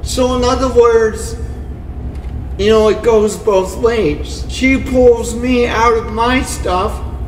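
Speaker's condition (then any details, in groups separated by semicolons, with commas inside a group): Cerebral palsy; only one hand usable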